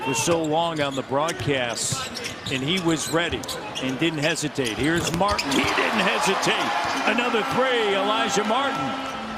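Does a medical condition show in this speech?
No.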